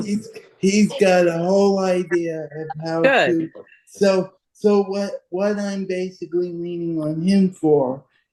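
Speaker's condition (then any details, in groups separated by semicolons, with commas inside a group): Cerebral palsy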